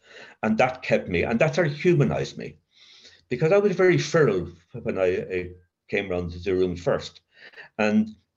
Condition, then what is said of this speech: Stuttering. And, you know, I can easily talk in these meetings, and it's okay.